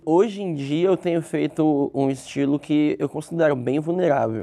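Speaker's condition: Cleft lip; congenital cleft lip, open fissure at birth, two surgeries in first six months of life

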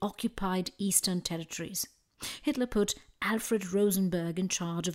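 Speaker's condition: No condition

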